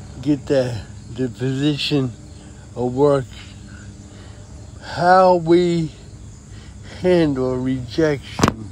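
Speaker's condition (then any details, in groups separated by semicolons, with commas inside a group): Cerebral palsy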